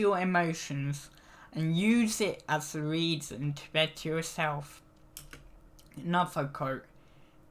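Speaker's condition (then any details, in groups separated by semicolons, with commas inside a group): Cerebral palsy; needs frequent rest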